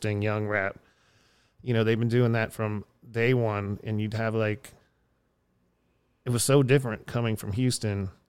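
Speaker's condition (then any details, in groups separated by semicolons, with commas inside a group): No condition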